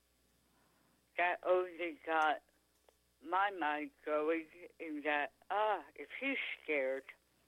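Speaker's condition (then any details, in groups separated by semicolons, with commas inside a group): Tongue cancer; stage 4 tongue cancer, chronic sore throat, 3/4 tongue removed by dr. Oxford, second surgery; speaking and eating again after surgery; after surgery could not speak or swallow, feeding tube, now speaks pretty clearly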